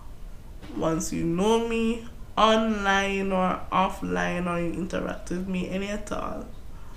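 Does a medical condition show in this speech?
Yes: cerebral palsy.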